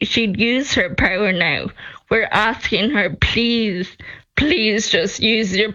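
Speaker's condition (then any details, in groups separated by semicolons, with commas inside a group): Friedreich's ataxia; speech deteriorating, voice expected to be lost, voice banked over hours, synthetic voice app on phone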